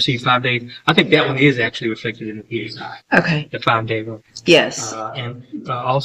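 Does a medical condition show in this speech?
No.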